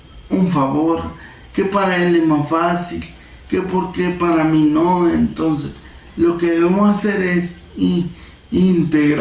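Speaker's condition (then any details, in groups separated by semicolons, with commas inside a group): Cerebral palsy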